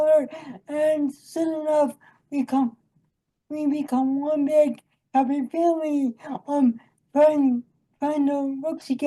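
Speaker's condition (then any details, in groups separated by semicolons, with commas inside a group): Cerebral palsy; from birth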